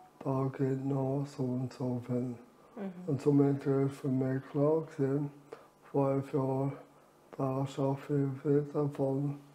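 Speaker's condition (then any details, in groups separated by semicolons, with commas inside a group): Amyotrophic lateral sclerosis; about nine years since diagnosis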